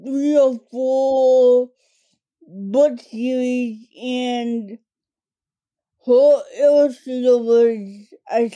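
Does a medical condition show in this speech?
Yes: cerebral palsy; cerebral palsy diagnosed as toddler, mainly affects speech and fine motor skills; speech primarily affected.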